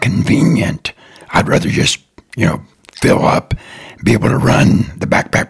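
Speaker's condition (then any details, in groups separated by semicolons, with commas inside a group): Throat cancer; voice affected, fears listeners criticizing voice, voice cannot be changed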